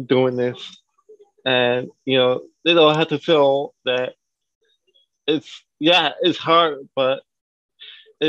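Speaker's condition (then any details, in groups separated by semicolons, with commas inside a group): Cerebral palsy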